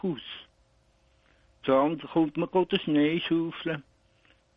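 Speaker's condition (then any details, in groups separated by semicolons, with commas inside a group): Oral cavity cancer, partial glossectomy; oral cavity cancer diagnosed 2 years ago at about 56, half of tongue removed, neck opened surgically, tracheotomy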